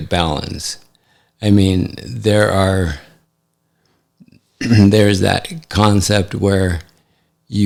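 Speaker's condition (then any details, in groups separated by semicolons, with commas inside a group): ALS; affects hand function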